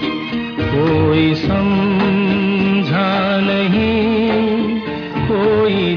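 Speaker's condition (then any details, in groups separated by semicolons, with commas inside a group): No condition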